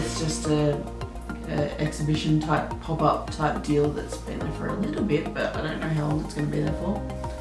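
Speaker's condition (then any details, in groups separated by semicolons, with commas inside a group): No condition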